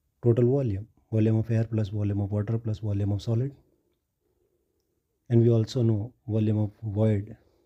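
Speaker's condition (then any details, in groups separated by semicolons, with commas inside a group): No condition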